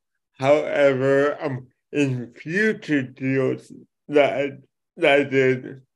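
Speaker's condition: Cerebral palsy; affects speech

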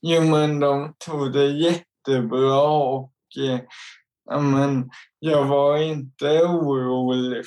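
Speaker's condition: Cerebral palsy; intellect unaffected

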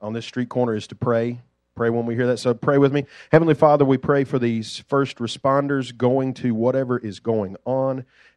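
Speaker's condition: No condition

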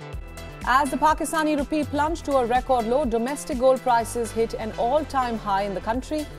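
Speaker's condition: No condition

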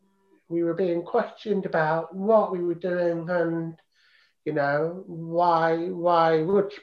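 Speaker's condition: Profound deafness; congenital, diagnosed at 2.5 years, no language before diagnosis, cochlear implant about 9 years ago; hears speech sounds better with implant, combines lip reading and listening, needs video, not phone; learned to speak via speech trainer, mimicking mother's sounds, hours daily, uses sign language socially

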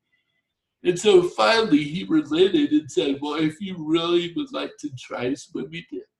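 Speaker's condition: Torsional dystonia; torso twisting

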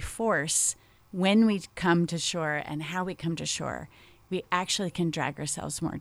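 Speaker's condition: No condition

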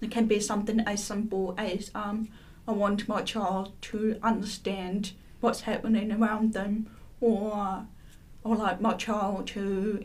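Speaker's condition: Profound deafness

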